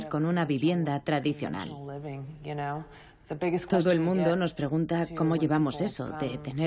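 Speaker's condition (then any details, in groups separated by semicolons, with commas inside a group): No condition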